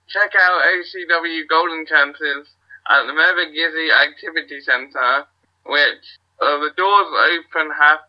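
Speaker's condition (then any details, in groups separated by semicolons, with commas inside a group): Cerebral palsy; wheelchair user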